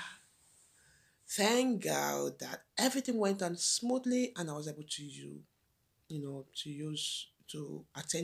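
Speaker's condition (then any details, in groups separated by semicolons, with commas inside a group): No condition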